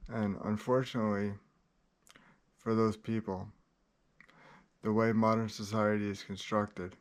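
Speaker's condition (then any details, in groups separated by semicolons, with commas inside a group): Cerebral palsy, spastic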